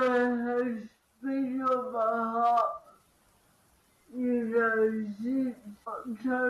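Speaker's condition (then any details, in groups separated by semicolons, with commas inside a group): Cerebral palsy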